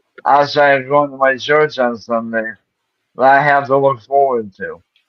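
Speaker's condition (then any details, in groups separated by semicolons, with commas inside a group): ALS; diagnosed about a month ago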